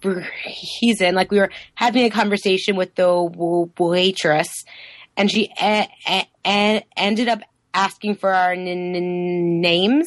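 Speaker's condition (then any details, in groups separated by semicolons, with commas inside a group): Stuttering; variable stuttering, formerly preoccupied with which words would be easier to say, helped by stuttering community; repetitions, relaxed stuttering without struggle, fluent when unable to hear own voice; prolonged sounds, blocks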